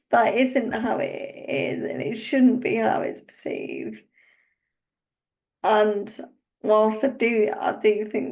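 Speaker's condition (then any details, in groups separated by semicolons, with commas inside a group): Cerebral palsy; uses wheelchair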